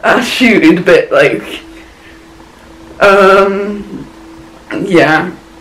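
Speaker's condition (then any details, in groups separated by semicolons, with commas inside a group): Cerebral palsy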